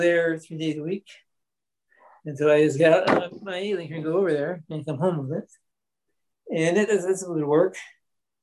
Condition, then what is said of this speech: Parkinson's disease. If you had it to do all over and you knew then what you know now with it impacting your speech, would you do deep brain surgery again?